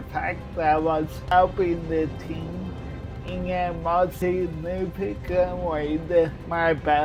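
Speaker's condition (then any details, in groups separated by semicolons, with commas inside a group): Cerebral palsy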